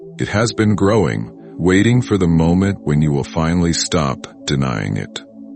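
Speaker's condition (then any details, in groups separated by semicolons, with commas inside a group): No condition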